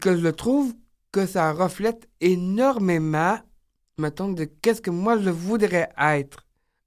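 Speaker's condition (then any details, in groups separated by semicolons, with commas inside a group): Down syndrome; age 30; described as very talkative, at ease and eager to speak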